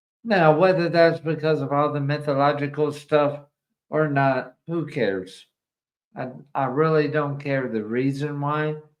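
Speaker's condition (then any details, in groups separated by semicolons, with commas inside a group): ALS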